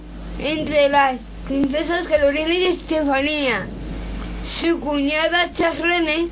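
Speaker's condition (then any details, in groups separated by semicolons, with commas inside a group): Down syndrome; reads news item aloud on live radio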